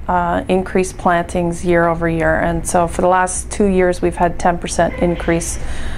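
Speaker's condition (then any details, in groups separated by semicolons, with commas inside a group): No condition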